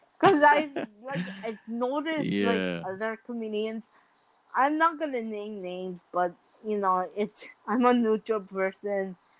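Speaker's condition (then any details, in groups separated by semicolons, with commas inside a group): Mild cerebral palsy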